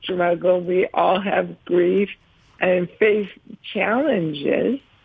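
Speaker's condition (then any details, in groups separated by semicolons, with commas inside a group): ALS; no use of hands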